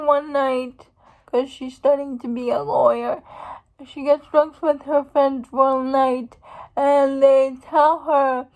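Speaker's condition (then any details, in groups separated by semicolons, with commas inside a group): Cerebral palsy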